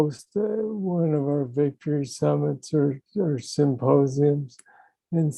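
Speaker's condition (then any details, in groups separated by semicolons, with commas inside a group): Young onset Parkinson's disease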